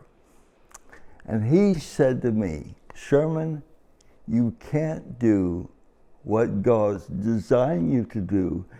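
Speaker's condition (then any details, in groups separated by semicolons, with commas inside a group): Cerebral palsy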